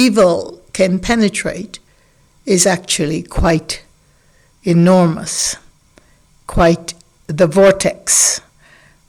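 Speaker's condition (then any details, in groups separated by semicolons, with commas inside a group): No condition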